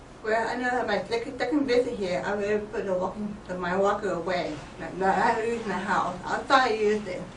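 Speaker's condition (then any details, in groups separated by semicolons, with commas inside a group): Multiple sclerosis; balance problems; tried different medications, changes in mental clarity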